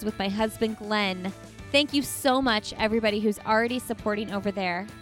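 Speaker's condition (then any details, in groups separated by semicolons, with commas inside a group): No condition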